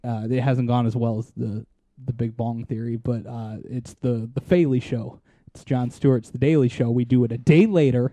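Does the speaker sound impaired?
No.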